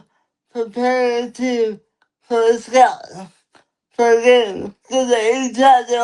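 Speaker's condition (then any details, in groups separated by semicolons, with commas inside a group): Cerebral palsy; lifelong; limited energy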